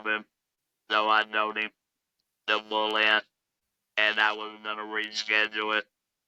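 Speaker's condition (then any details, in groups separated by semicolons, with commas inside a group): Laryngectomy, electrolarynx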